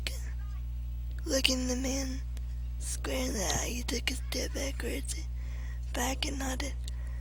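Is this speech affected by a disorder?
Yes: cerebral palsy; mixed spastic-athetoid, mainly ataxic, legs and arms.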